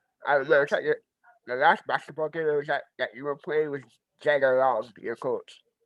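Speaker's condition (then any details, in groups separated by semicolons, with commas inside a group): Cerebral palsy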